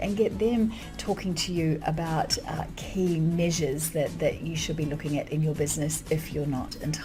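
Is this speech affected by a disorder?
No.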